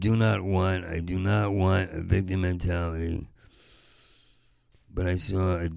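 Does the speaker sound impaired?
Yes: Parkinson's; exhausted, short on sleep, taken for drunk so could not get a cab.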